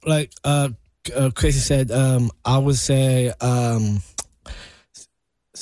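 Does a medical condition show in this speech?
Yes: Down syndrome.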